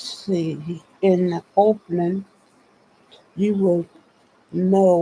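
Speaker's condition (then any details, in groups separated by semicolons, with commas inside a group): Spinal neurosarcoidosis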